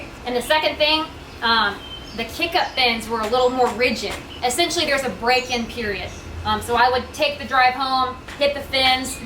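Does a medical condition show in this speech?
No.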